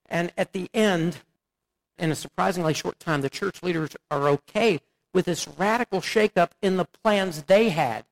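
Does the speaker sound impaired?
No.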